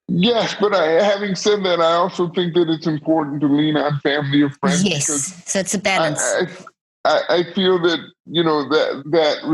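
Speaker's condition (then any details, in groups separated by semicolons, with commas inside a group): Cerebral palsy; present from birth, wheelchair user; diagnosed age 2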